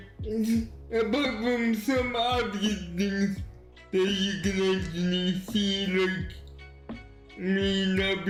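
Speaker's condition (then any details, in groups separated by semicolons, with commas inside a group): Cerebral palsy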